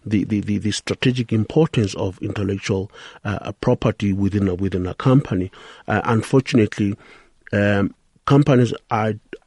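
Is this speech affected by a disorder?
No.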